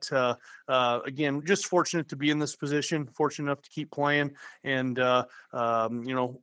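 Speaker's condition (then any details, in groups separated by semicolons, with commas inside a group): No condition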